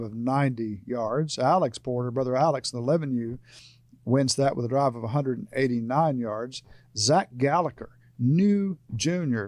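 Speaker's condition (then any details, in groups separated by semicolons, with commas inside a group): No condition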